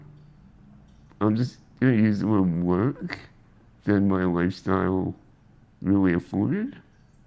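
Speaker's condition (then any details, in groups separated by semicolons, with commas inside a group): Spinal muscular atrophy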